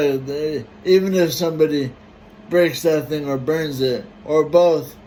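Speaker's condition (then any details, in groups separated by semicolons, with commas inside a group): Brain injury; relearned talking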